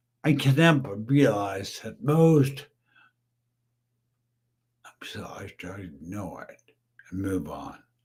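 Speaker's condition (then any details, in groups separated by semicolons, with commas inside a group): Brain injury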